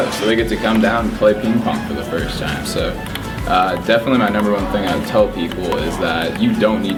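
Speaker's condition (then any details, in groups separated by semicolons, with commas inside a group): No condition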